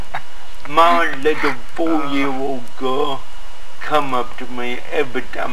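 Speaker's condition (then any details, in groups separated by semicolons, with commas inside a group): Cerebral palsy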